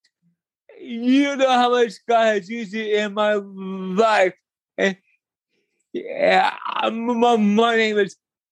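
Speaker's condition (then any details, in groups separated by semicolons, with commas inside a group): Cerebral palsy; talks slower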